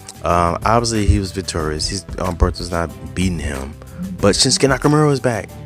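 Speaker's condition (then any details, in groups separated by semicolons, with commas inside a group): No condition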